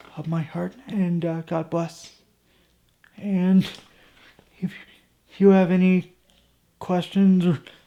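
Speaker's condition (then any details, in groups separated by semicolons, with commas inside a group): Cerebral palsy; from birth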